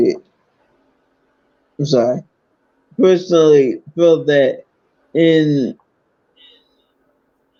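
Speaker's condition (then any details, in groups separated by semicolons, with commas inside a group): Multiple sclerosis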